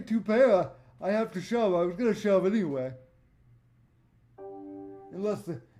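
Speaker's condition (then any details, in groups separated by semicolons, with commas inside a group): Cerebral palsy; voice tone sometimes odd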